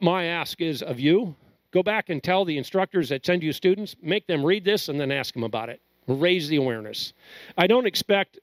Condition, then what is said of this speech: None; typical speech.